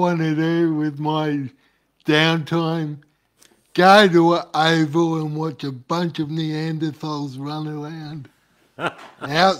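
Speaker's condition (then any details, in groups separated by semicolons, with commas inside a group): Cerebral palsy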